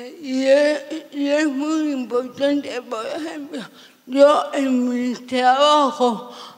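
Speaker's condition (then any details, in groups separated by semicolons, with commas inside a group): Severe cerebral palsy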